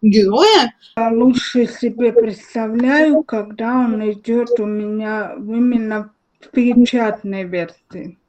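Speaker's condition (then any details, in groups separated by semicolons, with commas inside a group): Cerebral palsy, spastic diplegia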